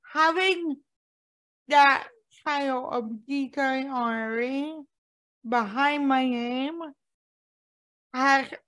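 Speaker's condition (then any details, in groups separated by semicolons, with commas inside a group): Cerebral palsy; impaired speech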